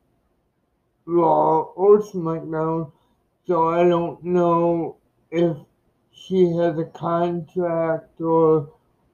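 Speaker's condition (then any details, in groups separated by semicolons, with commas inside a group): Cerebral palsy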